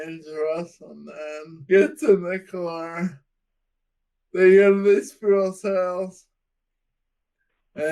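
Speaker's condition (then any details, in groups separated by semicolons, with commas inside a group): Friedreich's ataxia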